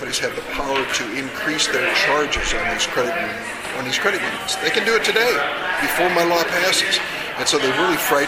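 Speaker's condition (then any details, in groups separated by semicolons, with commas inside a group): No condition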